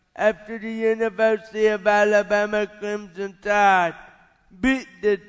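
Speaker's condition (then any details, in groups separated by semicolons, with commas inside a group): Cerebral palsy; lifelong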